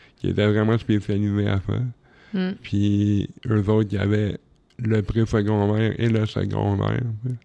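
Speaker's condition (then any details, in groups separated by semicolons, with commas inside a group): Cerebral palsy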